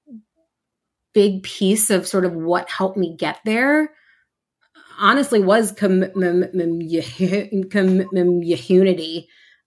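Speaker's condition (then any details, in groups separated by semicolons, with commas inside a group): Stuttering; variable stuttering, formerly preoccupied with which words would be easier to say, helped by stuttering community; amount of stuttering, feeling stuck and physical tension fluctuate, stutters openly; repeated sounds, blocks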